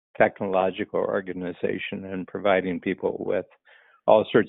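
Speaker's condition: No condition

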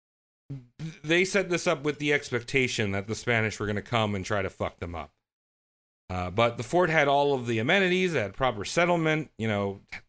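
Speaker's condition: No condition

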